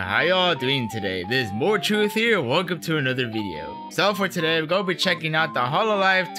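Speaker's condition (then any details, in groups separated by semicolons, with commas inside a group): No condition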